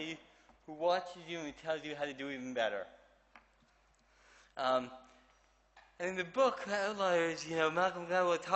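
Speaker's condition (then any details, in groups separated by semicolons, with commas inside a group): Cerebral palsy; affects movement and speech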